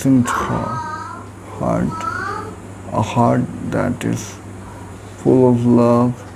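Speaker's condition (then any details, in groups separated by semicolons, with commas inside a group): Cerebral palsy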